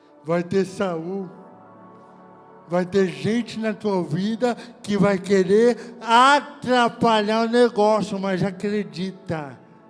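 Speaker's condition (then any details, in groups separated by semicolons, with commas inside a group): Cerebral palsy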